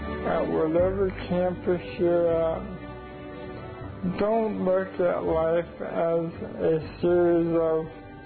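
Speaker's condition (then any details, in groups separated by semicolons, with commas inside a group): ALS; diagnosed as adult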